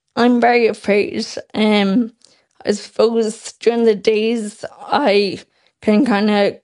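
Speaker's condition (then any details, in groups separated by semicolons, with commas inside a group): Friedreich's ataxia; diagnosed age 12 by professor King, Temple Street, progressive, aggressive scoliosis, three spinal surgeries; speech expected to disappear within years, synthetic voice, thickened liquids, possible ventilator expected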